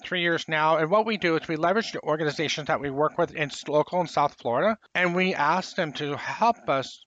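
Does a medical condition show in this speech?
Yes: profound hearing loss; congenital profound hearing loss.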